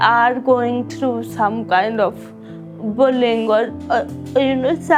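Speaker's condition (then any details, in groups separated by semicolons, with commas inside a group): Cerebral palsy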